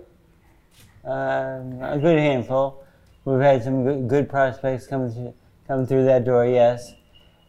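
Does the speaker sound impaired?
Yes: Parkinson's disease; symptoms said less severe than another Parkinson's patient's, sometimes.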